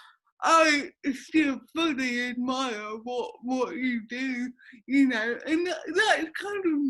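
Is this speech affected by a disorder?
Yes: cerebral palsy.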